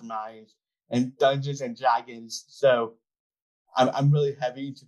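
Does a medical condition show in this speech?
Yes: Down syndrome; 25-year-old man; described as very articulate in giving details, public speaker, gave TEDx talk, hosts own podcast.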